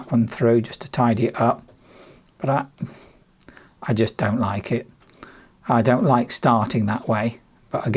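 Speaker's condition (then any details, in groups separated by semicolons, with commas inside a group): No condition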